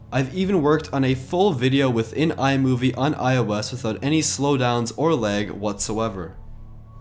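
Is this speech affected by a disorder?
No.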